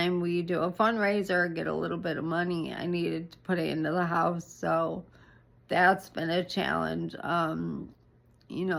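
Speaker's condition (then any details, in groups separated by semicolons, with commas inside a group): ALS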